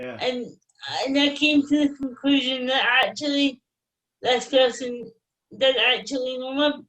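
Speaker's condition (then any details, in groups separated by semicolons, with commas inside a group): Cerebral palsy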